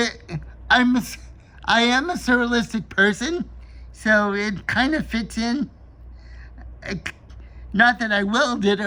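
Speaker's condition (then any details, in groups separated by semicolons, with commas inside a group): Cerebral palsy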